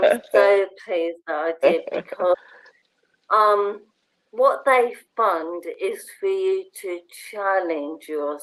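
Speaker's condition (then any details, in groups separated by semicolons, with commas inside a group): Motor neurone disease; bulbar onset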